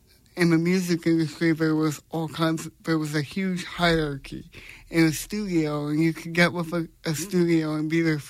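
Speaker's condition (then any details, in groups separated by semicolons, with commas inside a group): Cerebral palsy; congenital, paralyzed left hand, 10 corrective left foot surgeries, 9 screws, steel plate in foot; slow reaction time, does not drive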